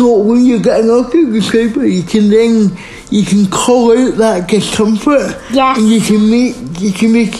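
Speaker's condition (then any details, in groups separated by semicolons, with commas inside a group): Speech impairment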